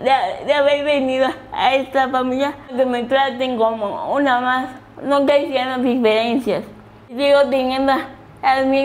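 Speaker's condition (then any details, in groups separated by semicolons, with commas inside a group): Cerebral palsy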